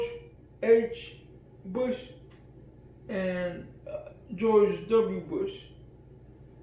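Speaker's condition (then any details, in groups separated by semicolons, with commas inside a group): Cerebral palsy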